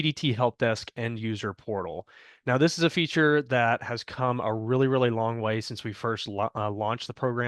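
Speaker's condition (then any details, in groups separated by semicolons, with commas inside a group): No condition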